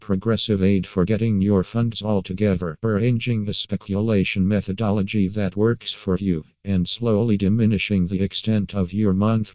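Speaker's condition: No condition

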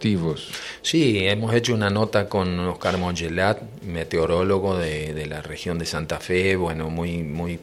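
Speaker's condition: No condition

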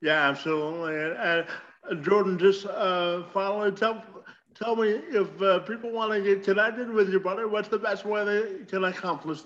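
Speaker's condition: Spastic quadriplegic cerebral palsy; legs affected

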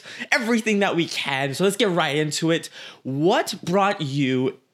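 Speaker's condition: No condition

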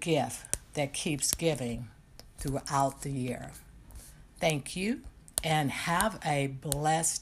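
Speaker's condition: No condition

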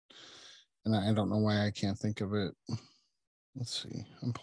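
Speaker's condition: No condition

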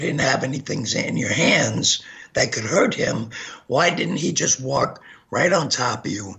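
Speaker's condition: Gunshot injury to voice box; face bullet ripped esophagus

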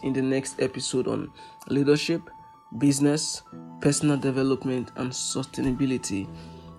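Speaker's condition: No condition

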